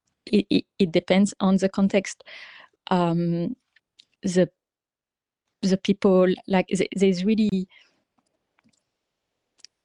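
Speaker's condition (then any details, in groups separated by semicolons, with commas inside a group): Stutter; covered or masked stutter, often hidden, motor speech production difference, speech therapists helped acceptance; stutters even when calm, excitement amplifies, stress makes harder, same in French and English, stuck words differ; repeated sounds, repeated words, blocks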